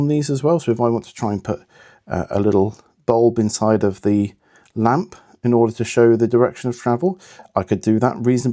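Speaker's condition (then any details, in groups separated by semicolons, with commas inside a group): No condition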